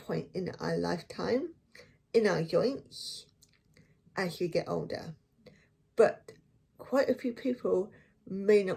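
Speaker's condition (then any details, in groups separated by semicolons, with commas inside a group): Cerebral palsy; affects one foot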